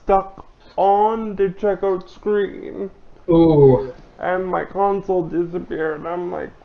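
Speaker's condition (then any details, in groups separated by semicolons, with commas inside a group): Cerebral palsy; limbs affected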